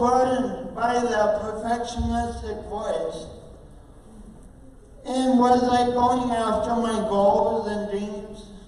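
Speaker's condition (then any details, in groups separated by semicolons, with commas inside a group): Oxygen-related condition, speech impairment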